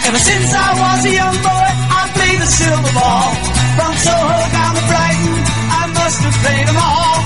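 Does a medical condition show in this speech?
No.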